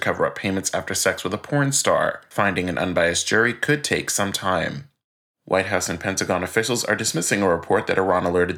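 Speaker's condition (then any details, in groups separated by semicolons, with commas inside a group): No condition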